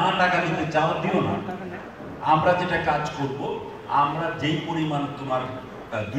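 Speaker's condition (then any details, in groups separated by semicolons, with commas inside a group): No condition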